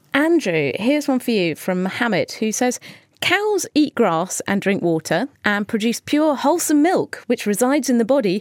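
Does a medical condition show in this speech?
No.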